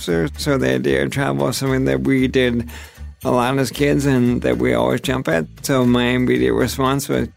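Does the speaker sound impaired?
Yes: ALS; onset with left hand weakness, cramping using a pen, diagnosed at 36, progressive motor neuron degeneration.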